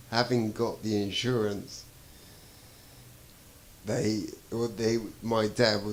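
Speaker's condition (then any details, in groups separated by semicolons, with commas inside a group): Traumatic brain injury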